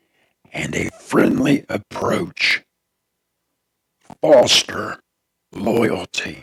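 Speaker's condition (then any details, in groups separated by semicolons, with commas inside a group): Throat cancer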